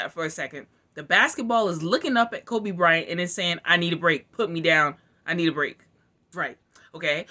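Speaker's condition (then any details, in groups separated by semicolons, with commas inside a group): No condition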